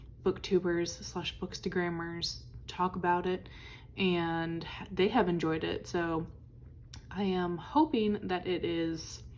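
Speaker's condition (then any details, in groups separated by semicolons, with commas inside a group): No condition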